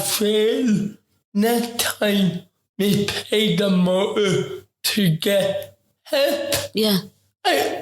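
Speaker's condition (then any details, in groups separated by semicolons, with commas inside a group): Ataxic cerebral palsy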